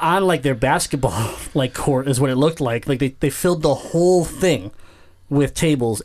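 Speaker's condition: Cleft palate; congenital cleft palate

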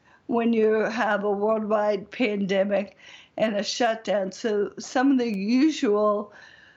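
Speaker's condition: Bulbar ALS; bulbar onset ALS, speech, expected faster progression, voice expected to go sooner

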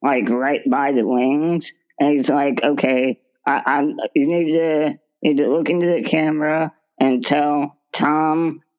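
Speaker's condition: Spinal muscular atrophy; started medication to stop worsening about two months ago

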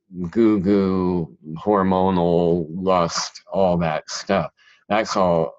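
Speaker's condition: Cleft palate; present since childhood

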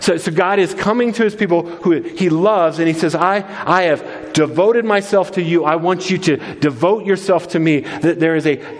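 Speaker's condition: No condition

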